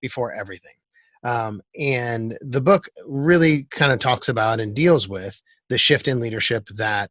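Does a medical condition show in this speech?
No.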